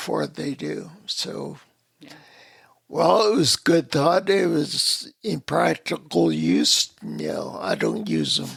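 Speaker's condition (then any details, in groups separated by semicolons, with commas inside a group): Spinocerebellar ataxia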